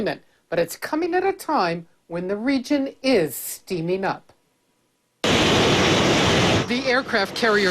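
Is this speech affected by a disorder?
No.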